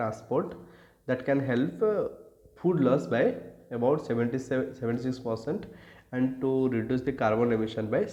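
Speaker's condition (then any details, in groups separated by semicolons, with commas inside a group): No condition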